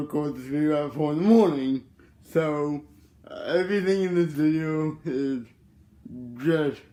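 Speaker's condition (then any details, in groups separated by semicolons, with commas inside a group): Cerebral palsy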